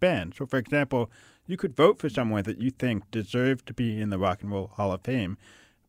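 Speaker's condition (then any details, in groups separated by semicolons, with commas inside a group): Hard of hearing; deaf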